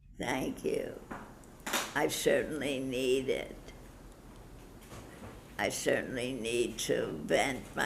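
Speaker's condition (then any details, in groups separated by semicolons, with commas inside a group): Parkinson's disease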